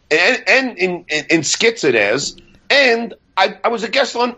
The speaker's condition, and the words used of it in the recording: Stuttering. I always stutter on the consonant R, even though I know it's W, but it sounds like R.